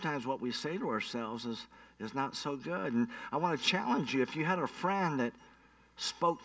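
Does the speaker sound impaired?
Yes: cleft palate; congenital cleft palate with other complications.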